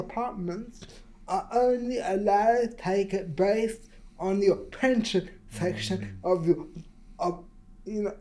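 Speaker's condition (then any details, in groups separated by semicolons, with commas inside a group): Cerebral palsy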